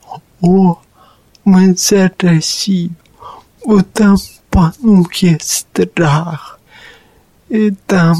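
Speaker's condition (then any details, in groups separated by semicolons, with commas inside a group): Cerebral palsy; since birth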